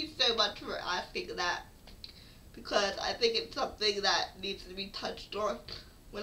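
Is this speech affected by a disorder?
Yes: cerebral palsy; affects speech.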